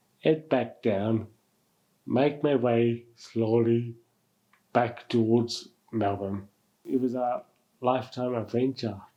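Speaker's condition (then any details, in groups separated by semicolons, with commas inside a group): Mild cerebral palsy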